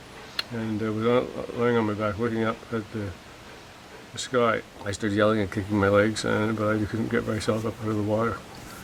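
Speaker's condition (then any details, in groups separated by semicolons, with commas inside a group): Parkinson's disease; more animated in conversation than five years earlier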